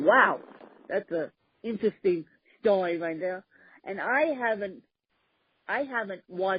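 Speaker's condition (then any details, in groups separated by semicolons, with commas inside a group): Hemiplegic cerebral palsy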